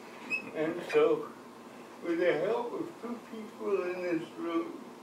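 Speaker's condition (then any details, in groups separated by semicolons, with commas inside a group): Cerebral palsy; from birth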